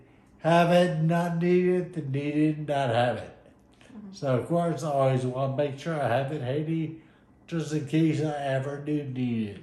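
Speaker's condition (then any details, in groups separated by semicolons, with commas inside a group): Friedreich's ataxia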